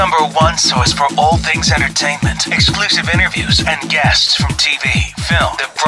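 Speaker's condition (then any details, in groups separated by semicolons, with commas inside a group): No condition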